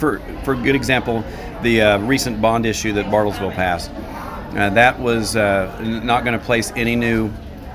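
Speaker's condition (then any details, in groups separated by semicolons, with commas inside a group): No condition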